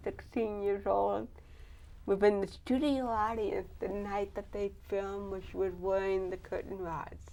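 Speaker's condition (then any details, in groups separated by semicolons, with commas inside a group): Cerebral palsy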